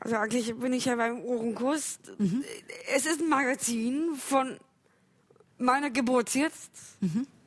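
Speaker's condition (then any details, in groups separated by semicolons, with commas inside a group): Down syndrome; congenital, from birth, several diagnoses at birth, nearly 3 months in hospital after birth; age 21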